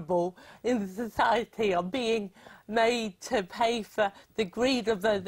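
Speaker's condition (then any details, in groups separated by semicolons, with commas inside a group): Cerebral palsy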